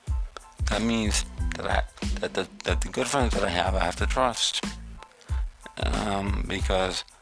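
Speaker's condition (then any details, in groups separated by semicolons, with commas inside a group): Cerebral palsy; pre-op sedatives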